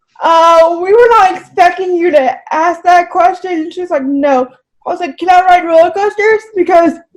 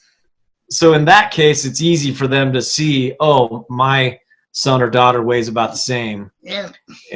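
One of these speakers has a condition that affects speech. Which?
The first: cerebral palsy; wheelchair user about 27 of 30 years, power wheelchair.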